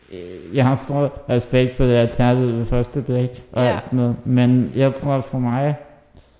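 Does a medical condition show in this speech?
Yes: muscular dystrophy (muskelsvind); hereditary, recessive, both parents carry gene fault, has helper, does not eat neatly.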